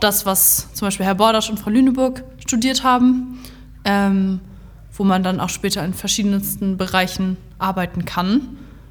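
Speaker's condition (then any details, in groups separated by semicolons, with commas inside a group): No condition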